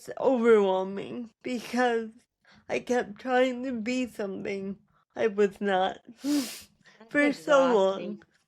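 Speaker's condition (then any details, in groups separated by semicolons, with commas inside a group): Mixed type cerebral palsy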